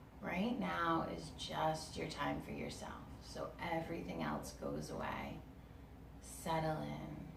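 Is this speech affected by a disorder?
No.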